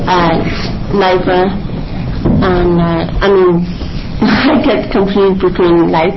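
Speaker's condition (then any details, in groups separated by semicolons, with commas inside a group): Cerebral palsy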